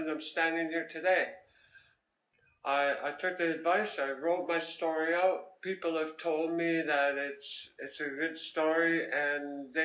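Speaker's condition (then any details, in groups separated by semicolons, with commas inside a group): Head and neck cancer; 17-hour surgery, chemotherapy, radiation; about 4.5 years since diagnosis; relearned swallowing and speaking twice, feeding tube twice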